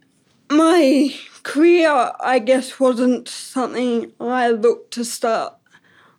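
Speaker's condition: Ataxic cerebral palsy; crutches outside

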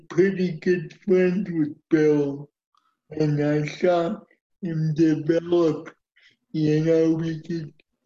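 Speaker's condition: Cerebral palsy; uses wheelchair

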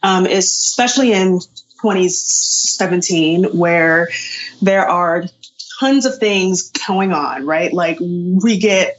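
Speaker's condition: Stuttering; stuttering since around age 3, lifelong; avoided talking to avoid stuttering, avoided saying own name around 24-25, later took up public speaking; prolonged sounds, blocks

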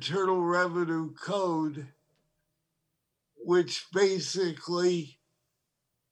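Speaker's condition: Parkinson's disease; diagnosed over 9 years ago

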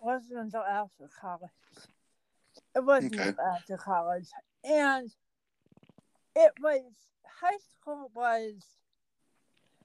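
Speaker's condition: Cerebral palsy; speech affected

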